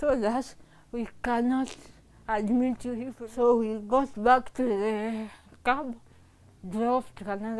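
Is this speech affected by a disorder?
Yes: cerebral palsy; from birth.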